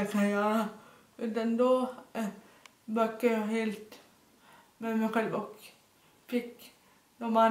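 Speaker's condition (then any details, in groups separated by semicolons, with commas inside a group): Dyskinetic cerebral palsy, severe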